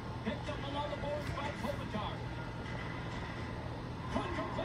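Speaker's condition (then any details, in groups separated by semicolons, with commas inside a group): No condition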